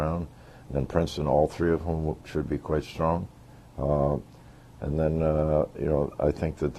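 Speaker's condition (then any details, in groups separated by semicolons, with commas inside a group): No condition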